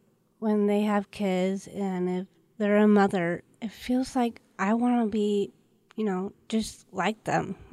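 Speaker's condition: Down syndrome; present since birth

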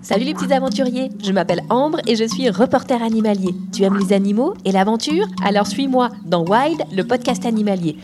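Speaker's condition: No condition

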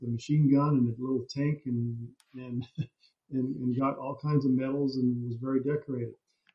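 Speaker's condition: No condition

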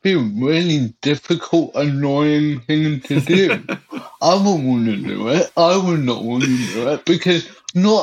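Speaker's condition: Cerebral palsy; wheelchair

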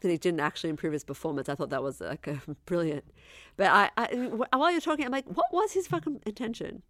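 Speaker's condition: No condition

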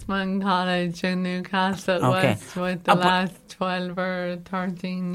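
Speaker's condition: Motor neuron disease; recently diagnosed, mobility lost, no use of hands, balance gone when walking; voice affected, voice among everyday things no longer managed

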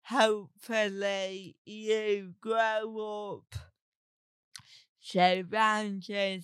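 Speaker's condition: Cerebral palsy; talks differently

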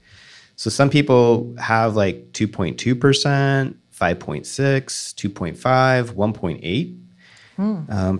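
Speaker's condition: No condition

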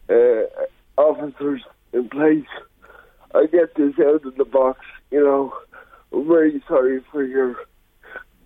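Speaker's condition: Cerebral palsy; visibly apparent disability; slurred speech, often mistaken for drunkenness

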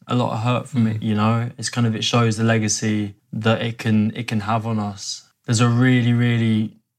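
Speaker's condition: No condition

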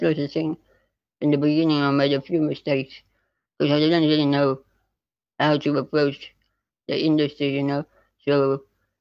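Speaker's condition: Spinal muscular atrophy type 2; less progressive than type 1

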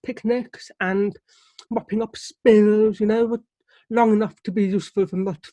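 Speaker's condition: Deafness; relies on lip reading

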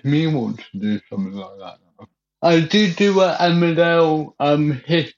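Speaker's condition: Cerebral palsy; wheelchair

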